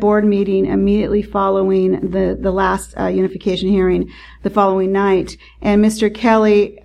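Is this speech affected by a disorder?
No.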